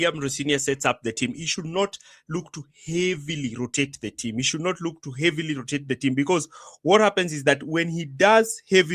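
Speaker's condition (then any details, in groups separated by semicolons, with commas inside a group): No condition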